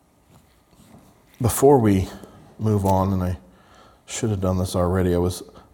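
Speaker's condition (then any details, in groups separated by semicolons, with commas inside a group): No condition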